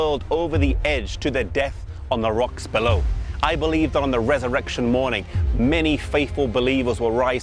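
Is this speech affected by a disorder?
No.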